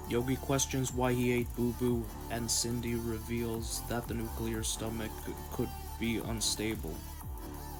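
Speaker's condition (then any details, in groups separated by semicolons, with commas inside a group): No condition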